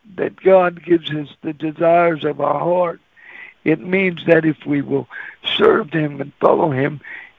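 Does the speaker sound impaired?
Yes: cerebral palsy; can't talk plain when nervous, cerebral palsy voice.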